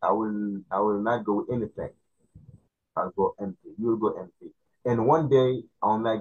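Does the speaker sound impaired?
No.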